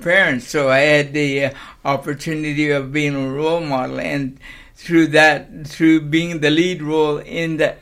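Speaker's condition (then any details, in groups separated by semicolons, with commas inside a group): Cerebral palsy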